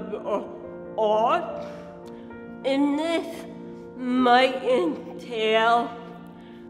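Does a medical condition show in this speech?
Yes: cerebral palsy.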